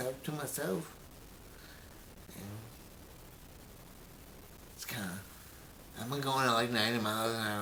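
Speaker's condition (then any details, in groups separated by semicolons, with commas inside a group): Brain injury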